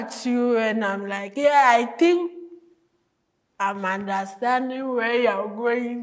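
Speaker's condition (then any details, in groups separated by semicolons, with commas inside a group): Cerebral palsy; from birth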